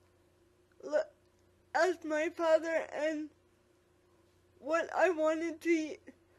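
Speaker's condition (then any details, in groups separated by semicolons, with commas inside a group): Quadriplegic cerebral palsy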